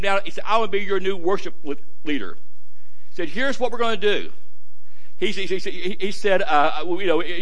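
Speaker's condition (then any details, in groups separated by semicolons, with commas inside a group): Stuttering; struggled with it for a while, adults at gadsdale said stutter barred preaching; stuttering can lengthen a 25-minute message to 35 or 45 minutes; repeated sounds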